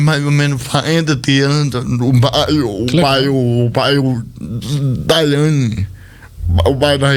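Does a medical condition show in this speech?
Yes: cerebral palsy; speech not normal.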